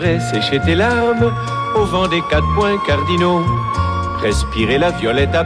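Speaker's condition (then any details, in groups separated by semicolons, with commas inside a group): No condition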